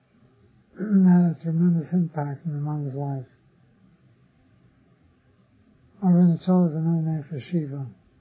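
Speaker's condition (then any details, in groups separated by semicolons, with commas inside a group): Parkinson's disease; others offer remedies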